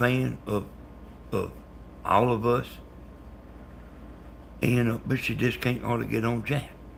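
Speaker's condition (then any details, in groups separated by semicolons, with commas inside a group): Brain bleed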